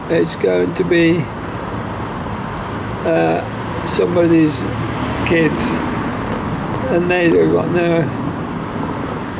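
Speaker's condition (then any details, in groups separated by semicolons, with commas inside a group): Motor neurone disease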